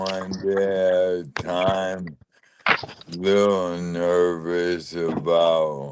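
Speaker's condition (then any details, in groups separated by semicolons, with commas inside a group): Lou Gehrig's disease (ALS)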